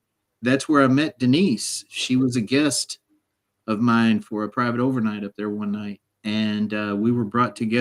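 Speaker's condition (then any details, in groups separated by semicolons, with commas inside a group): No condition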